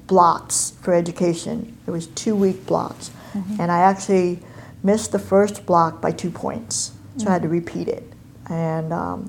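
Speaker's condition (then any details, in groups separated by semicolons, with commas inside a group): Cleft palate and cleft lip; congenital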